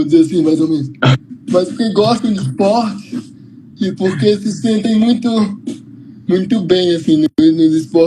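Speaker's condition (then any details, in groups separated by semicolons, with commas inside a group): Cerebral palsy; uses wheelchair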